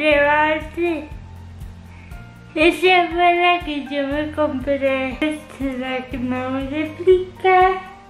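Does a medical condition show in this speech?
Yes: cerebral palsy.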